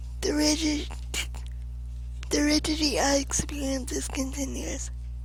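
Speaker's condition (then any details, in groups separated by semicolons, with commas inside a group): Cerebral palsy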